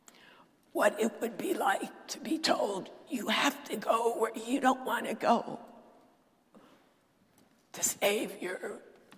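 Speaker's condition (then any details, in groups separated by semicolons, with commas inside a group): Dysphonia; still preaches with this voice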